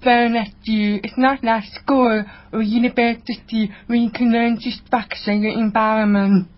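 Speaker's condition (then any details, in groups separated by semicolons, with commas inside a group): Profound hearing loss; congenital, no family history, diagnosed at 9 months, cochlear implant at Tigerberg unit in early 20s; age 50, uses cochlear implant, hears high speech frequencies, ongoing therapy with audiologist Jenny Perrold; learned to speak through extensive speech therapy with parent and speech therapist after diagnosis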